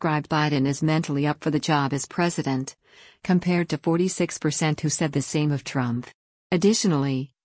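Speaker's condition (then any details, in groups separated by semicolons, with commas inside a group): No condition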